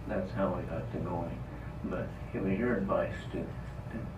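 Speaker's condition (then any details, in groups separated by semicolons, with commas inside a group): Parkinson's disease; trouble talking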